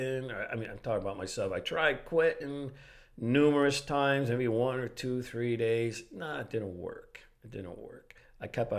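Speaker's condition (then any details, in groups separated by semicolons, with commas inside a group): No condition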